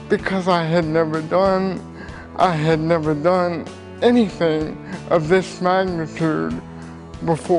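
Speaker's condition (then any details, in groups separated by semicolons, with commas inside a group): Cerebral palsy; paraplegic, uses wheelchair; changes affecting motor skills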